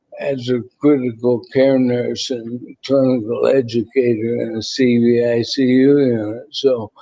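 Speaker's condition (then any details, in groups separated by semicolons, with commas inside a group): ALS; voice tires, needs rest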